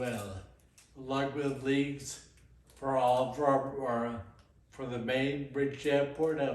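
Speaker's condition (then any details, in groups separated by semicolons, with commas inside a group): Friedreich's ataxia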